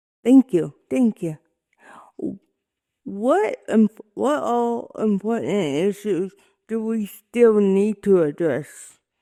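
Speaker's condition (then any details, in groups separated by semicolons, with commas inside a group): Cerebral palsy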